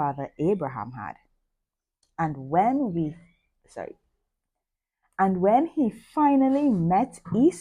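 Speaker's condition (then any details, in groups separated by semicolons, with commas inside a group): No condition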